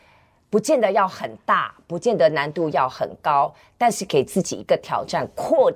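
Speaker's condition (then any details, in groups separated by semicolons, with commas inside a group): No condition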